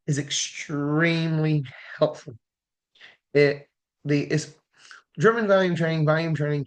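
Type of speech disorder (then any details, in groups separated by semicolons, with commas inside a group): None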